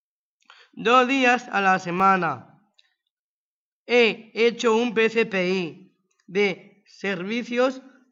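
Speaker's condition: Down syndrome; attended Assido Centre since early childhood

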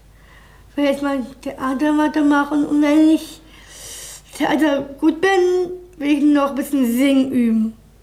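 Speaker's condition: Down syndrome; congenital trisomy 21, three copies of chromosome 21, found by doctors from birth, hypermobile joints, small ears

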